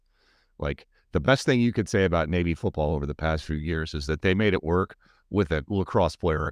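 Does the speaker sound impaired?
No.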